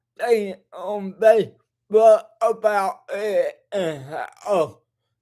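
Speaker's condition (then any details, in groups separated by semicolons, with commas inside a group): Cerebral palsy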